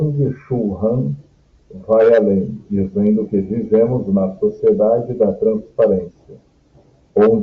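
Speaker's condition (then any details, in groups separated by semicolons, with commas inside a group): No condition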